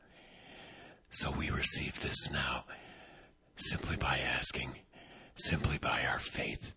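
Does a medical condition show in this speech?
Yes: vocal cord paralysis, unilateral.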